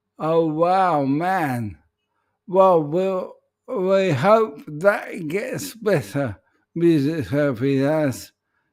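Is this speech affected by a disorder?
Yes: ALS; voice may sound peculiar.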